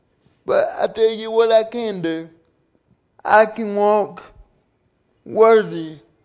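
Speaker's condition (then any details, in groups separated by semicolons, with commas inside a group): Cerebral palsy; 37 years since onset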